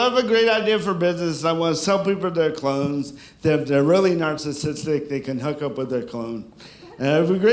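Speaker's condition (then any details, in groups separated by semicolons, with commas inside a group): Cerebral palsy; from birth; sounds drunk, constant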